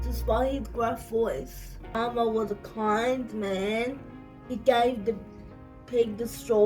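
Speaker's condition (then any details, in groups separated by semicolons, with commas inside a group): Cerebral palsy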